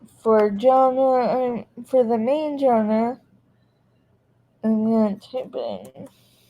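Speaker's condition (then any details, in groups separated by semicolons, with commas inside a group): Cerebral palsy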